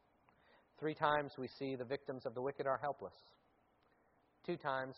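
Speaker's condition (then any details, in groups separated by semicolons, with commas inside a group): No condition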